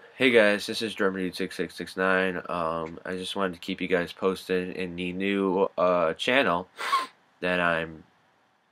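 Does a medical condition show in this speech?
No.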